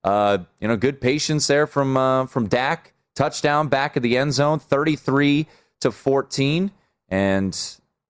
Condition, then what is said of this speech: No condition.